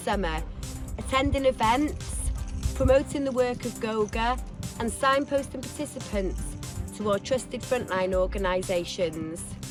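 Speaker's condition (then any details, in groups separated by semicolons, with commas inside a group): No condition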